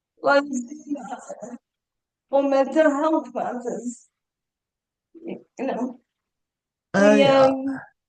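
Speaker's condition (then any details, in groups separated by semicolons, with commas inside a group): Cerebral palsy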